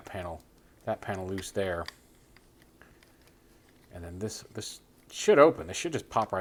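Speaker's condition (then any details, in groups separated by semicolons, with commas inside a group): No condition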